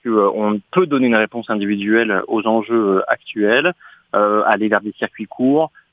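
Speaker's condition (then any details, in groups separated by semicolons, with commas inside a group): No condition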